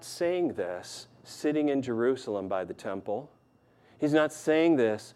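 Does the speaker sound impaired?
No.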